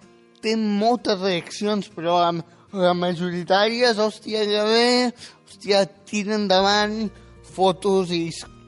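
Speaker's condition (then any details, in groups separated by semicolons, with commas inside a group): Spastic quadriplegic cerebral palsy; age 18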